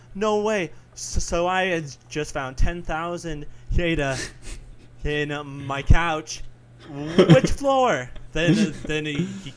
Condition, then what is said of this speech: Stuttering. So if I'm going to talk to you, then you will hear the way I talk.